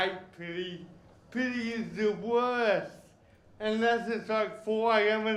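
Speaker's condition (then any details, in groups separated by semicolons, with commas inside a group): Cerebral palsy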